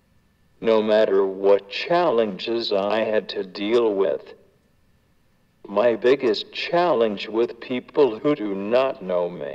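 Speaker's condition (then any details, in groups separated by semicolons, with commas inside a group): Cerebral palsy; diagnosed at eight months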